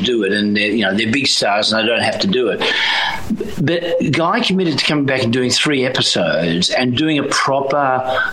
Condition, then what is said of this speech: No condition.